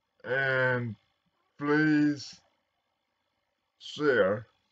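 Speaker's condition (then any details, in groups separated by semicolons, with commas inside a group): Cerebral palsy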